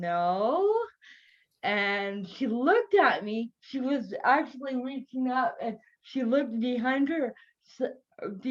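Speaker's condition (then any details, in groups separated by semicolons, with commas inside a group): Cerebral palsy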